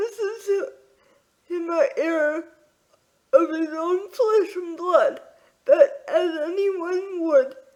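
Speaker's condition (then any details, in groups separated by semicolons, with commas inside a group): Quadriplegic cerebral palsy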